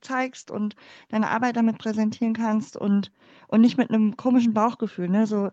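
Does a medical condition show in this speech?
Yes: cleft palate; congenital, born in former GDR.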